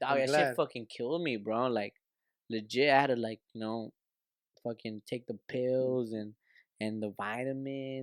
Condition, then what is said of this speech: None; typical speech.